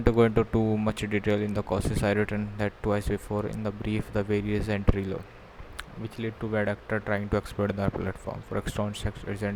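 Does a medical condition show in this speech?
No.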